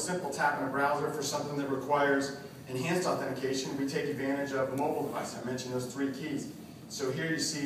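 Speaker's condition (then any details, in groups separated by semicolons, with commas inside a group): No condition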